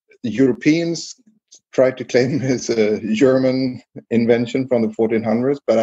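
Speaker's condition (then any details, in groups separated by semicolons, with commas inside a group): No condition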